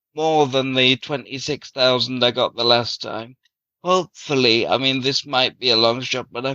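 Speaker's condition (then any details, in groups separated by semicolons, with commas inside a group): Cerebral palsy; from birth, very premature birth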